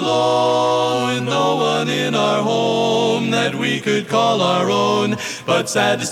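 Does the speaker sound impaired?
No.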